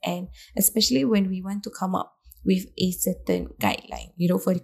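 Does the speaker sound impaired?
No.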